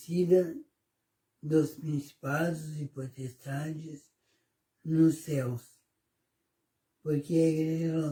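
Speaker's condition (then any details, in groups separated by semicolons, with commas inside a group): Cerebellar ataxia; degenerative hereditary form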